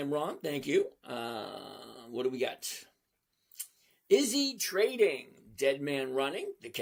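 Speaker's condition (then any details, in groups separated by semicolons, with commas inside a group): No condition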